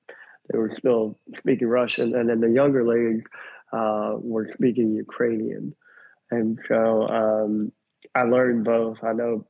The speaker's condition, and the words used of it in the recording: Cleft palate. I've got the most southern accent a Ukrainian could have.